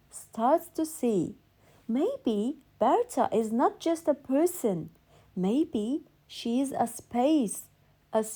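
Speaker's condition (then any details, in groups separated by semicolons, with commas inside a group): No condition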